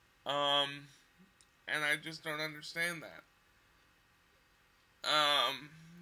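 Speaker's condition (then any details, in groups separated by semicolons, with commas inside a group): Cerebral palsy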